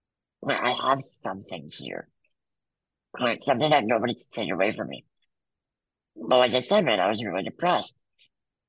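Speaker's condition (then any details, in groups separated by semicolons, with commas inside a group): Muscular dystrophy; congenital, wheelchair user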